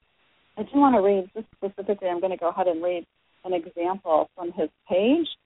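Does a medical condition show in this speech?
No.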